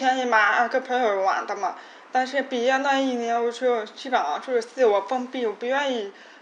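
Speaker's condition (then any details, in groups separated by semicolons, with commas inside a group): Hearing impairment; hearing disability, hearing damaged in childhood accident, completed rehabilitation training; childhood speech training with parents, repeating each word hundreds of times daily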